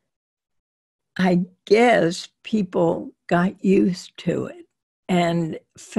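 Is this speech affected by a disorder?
Yes: spasmodic dysphonia.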